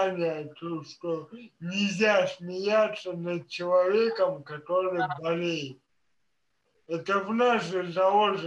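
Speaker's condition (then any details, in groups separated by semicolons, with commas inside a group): Cerebral palsy; childhood physical therapy; age 27, daily sport and diction exercises; speech therapy in kindergarten, daily diction practice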